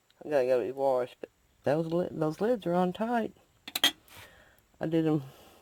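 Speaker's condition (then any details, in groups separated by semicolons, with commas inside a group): No condition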